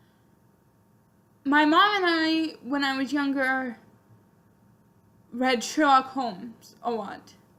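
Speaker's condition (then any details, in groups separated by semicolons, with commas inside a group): Spastic quadriplegic cerebral palsy; spastic quadriplegic, constant muscle tightness, all four limbs, fine motor; hard to type, cannot walk or run normally; speech somewhat affected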